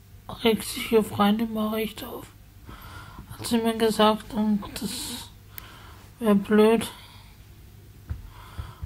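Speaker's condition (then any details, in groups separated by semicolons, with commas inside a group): Spasticity from birth; multiple sclerosis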